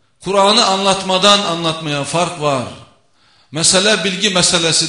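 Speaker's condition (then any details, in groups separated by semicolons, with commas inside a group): No condition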